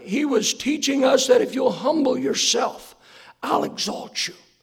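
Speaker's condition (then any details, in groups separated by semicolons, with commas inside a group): Hoarseness after vocal cord surgery; not smooth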